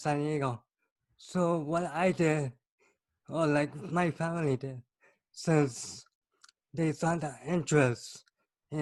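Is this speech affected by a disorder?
Yes: cerebral palsy.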